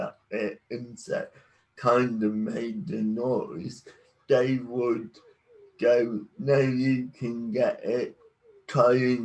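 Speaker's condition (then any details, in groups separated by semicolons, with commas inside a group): Cerebral palsy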